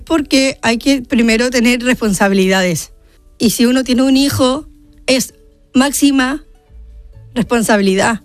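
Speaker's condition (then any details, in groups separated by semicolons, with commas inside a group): Down syndrome; present from birth, mother told during pregnancy; adult, 30 years old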